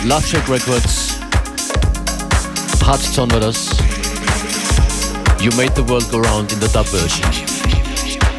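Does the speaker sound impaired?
No.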